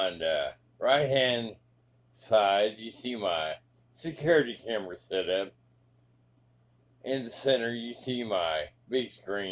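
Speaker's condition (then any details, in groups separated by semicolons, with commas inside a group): Traumatic brain injury; sounds drunk when speaking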